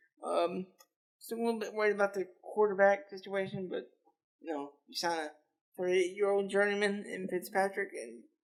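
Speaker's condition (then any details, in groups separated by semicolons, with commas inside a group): Cerebral palsy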